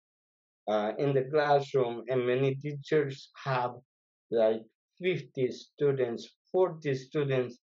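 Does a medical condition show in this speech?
Yes: infantile cerebral palsy; exams in Mexico.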